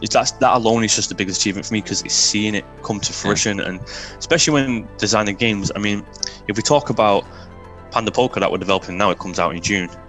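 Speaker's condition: No condition

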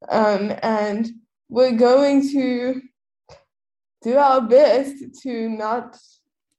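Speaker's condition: Cerebral palsy; wheelchair user

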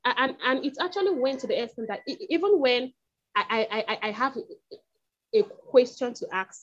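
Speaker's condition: Stutter; developmental stutter since age two, all six siblings stutter, great-grand-uncle stuttered severely, parents fluent; breaks when speaking, stammers in all settings, school, friends, church; repeated sounds, repeated words

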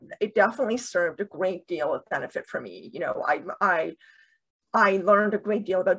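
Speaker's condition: Deafness with cochlear implants, bilateral cochlear implants; two cochlear implants, two major implant surgeries, would be unable to communicate without implants

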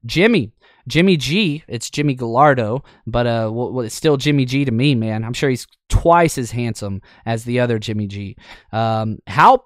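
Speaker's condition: No condition

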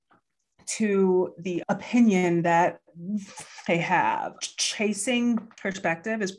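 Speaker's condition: Stuttering; lifelong stutter since grade school, past speech therapy, public speaking since 2014 as fear exposure; public speaking for about 5 years, taken up to face fear of talking; fluency varies day to day, some days very fluent, others not, worries about being understood; prolonged sounds

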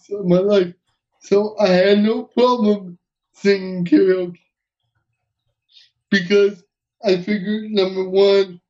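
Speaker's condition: Cerebral palsy; uses wheelchair, hearing intact

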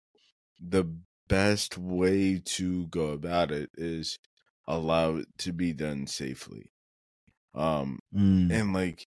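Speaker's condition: Cerebral palsy; never tried marijuana for it

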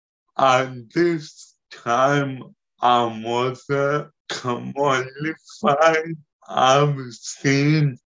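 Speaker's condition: Cerebellar and spinal ataxia; degenerative nervous system disease, works with physio; ataxia affects speech, movement, hand movement, daily activities

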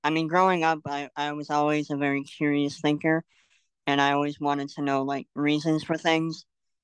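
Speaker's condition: Cleft lip and palate; congenital, frequent illness and hospital stays in first year

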